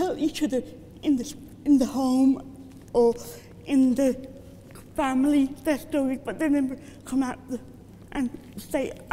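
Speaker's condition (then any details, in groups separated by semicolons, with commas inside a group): Cerebral palsy; from birth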